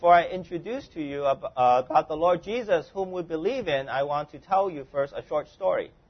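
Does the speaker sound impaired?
No.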